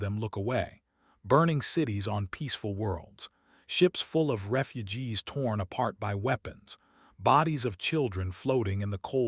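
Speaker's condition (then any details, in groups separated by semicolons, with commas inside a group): No condition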